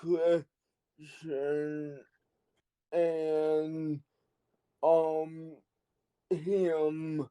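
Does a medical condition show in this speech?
Yes: cerebral palsy.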